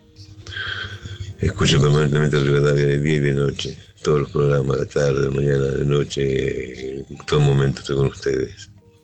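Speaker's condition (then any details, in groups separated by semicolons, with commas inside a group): Parkinson's disease; medication supply reportedly cut off, oculist, dentist and sanatorium access also cut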